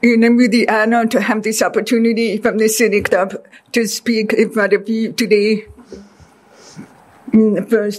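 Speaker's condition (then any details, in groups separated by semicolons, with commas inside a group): Deafness; deaf since childhood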